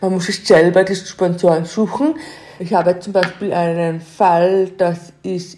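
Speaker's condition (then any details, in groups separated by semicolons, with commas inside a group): Deafness; learned sign language only from age 17, uses sign language interpreters; learned to speak over time despite deafness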